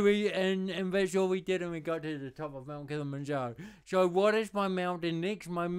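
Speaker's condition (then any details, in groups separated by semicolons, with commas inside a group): Cerebral palsy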